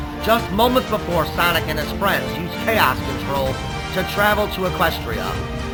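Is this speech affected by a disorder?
No.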